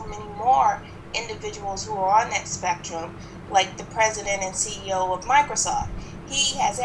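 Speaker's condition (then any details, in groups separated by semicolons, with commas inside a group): No condition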